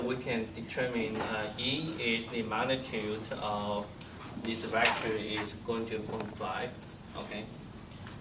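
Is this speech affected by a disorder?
No.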